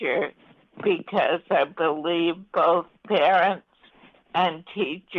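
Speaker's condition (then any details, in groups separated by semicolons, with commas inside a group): ALS; diagnosed about 14 years earlier; voice affected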